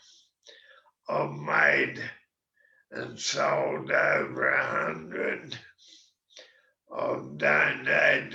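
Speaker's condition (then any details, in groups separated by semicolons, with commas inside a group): MND; slower progressing form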